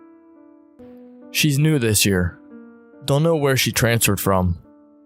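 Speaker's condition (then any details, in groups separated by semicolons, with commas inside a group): No condition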